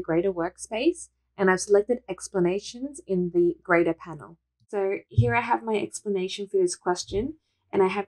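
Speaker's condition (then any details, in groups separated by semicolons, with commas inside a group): No condition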